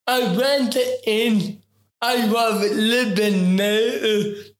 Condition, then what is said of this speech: Cerebral palsy. And today we're going to take it, as your mom said, we're going to take it very slow and you're going to talk to me word for word.